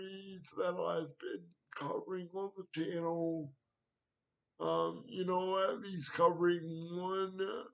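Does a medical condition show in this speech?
Yes: cerebral palsy.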